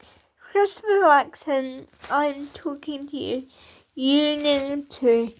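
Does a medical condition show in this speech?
Yes: cerebral palsy.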